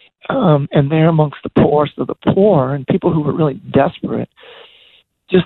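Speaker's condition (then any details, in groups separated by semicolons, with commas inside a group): Voice disorder; worsened from 2002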